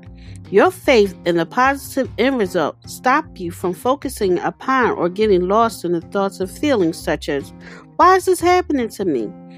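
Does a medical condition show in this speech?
No.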